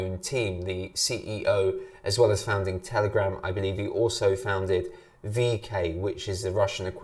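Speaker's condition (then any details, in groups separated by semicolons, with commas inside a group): No condition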